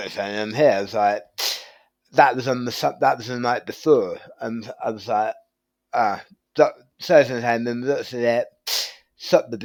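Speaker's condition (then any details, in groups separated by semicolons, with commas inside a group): Tongue cancer surgery; right-side tongue surgery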